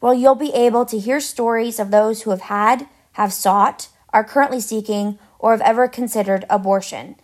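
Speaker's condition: No condition

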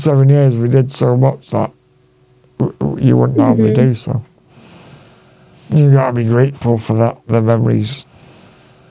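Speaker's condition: Duchenne muscular dystrophy; past punctured lung on night ventilator

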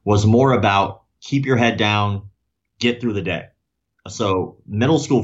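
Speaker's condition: Cleft lip and palate; repeated corrective surgeries from birth until age 16

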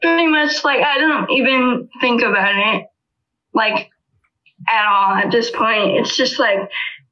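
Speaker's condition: Spastic cerebral palsy; walker since age 3

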